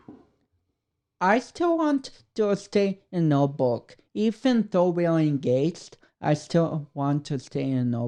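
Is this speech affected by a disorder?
Yes: cerebral palsy; affects speech.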